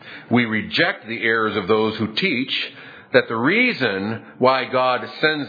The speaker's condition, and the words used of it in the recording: None; typical speech.